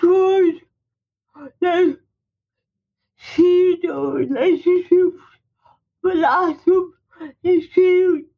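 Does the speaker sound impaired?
Yes: speech impairment; speech impairment audible to listeners.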